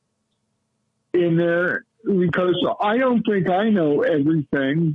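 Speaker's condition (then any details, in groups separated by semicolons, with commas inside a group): Cerebral palsy; lifelong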